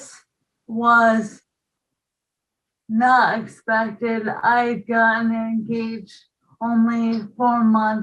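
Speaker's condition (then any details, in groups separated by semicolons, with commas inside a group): ALS, bulbar onset; voice onset, voice-only symptoms six months; onset two years ago, diagnosed one year ago; early speech change, sounded drunk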